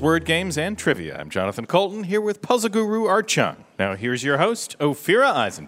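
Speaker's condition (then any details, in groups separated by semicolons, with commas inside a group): No condition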